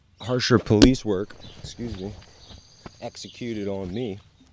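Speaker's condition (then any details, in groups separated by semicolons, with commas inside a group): No condition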